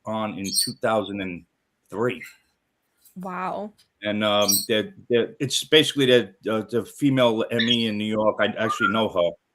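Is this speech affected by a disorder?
No.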